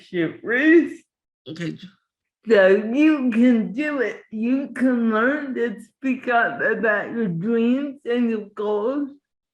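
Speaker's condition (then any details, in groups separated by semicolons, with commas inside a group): Cerebral palsy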